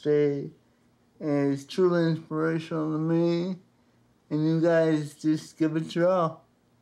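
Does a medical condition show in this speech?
Yes: cerebral palsy.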